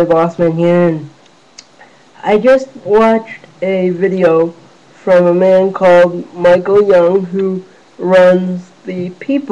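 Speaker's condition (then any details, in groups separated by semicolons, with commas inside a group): Cerebral palsy; wheelchair bound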